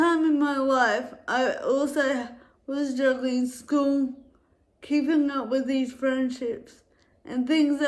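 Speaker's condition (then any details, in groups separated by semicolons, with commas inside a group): Cerebral palsy; affects walking and speech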